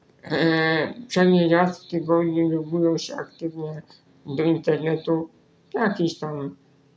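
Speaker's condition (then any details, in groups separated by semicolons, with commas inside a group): Spinal muscular atrophy; right-click via two keys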